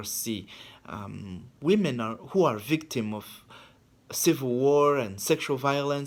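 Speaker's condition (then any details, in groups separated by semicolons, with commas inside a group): No condition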